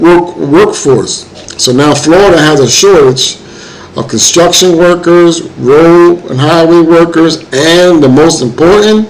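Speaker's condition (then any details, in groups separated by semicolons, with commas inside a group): No condition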